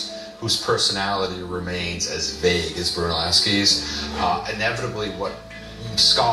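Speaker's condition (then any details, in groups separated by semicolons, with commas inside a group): No condition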